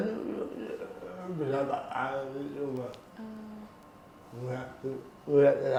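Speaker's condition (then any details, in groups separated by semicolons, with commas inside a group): Cerebral palsy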